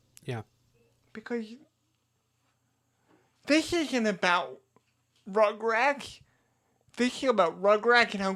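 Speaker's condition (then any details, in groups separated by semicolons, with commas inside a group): Cerebral palsy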